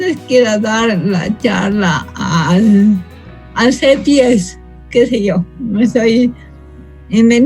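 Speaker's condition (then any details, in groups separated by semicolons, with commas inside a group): Cerebral palsy from birth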